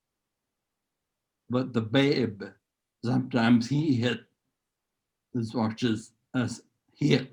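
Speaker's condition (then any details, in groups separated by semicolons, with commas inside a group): Neurological disease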